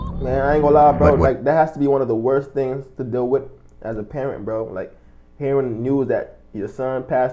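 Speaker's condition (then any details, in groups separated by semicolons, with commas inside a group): No condition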